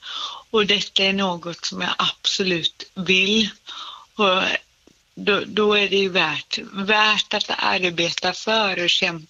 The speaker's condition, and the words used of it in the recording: Cerebral palsy. Talet är lite påverkat, jag har lite sämre balans.